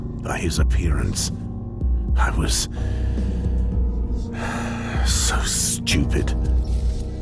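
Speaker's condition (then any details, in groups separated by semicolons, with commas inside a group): No condition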